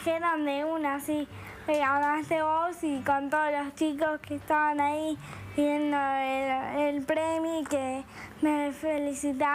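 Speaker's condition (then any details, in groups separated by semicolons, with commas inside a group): Cerebral palsy; motor disorder, all four limbs, from birth, premature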